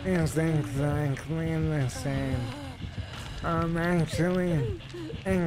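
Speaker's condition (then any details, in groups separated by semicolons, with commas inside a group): ALS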